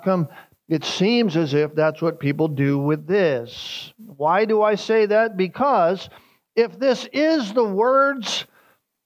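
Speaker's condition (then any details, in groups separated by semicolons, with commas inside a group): No condition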